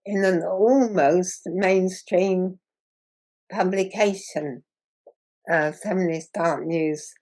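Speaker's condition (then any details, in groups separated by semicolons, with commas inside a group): Muscular dystrophy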